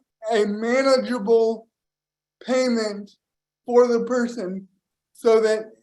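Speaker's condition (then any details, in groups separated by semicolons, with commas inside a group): Cerebral palsy; power wheelchair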